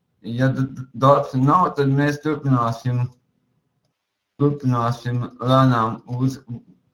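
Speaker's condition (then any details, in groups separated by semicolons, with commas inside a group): Cerebral palsy; since birth; speech not very clear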